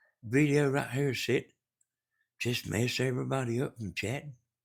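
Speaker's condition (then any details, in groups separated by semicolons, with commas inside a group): Brain bleed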